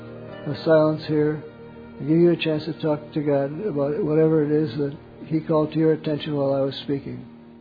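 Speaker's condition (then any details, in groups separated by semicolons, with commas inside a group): Parkinson's; wakes up around 3 am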